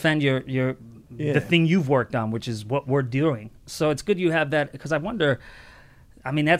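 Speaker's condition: No condition

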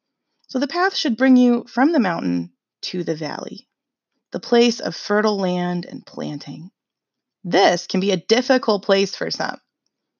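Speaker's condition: No condition

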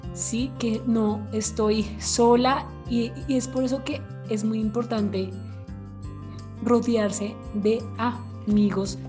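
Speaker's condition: Stuttering; severe stuttering, long-standing, speech therapies with friend's help; stutters while giving public conferences, working to improve; audible stuttering in public speaking, uses smile while stuttering; prolonged sounds

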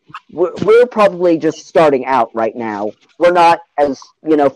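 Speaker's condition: No condition

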